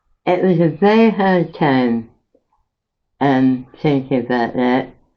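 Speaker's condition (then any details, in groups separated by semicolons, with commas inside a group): Mouth cancer after operations; tracheotomy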